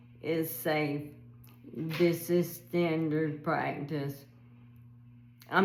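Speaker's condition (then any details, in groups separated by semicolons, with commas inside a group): ALS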